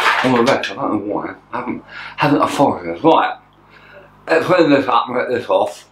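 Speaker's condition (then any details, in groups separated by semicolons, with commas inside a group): Tongue cancer; half tongue removed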